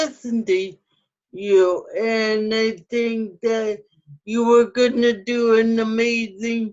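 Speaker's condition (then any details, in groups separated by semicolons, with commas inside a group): Cerebral palsy, spastic ataxic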